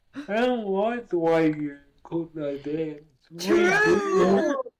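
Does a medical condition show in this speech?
Yes: cerebral palsy.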